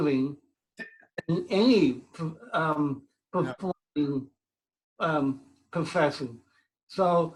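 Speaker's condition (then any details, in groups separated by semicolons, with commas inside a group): Cerebral palsy; from birth; speech impediment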